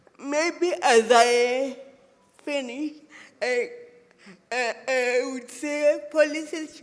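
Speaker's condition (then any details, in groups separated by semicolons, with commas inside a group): Cerebral palsy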